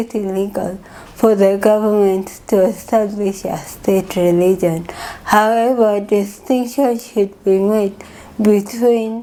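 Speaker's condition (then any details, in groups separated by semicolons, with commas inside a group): Cerebral palsy; from birth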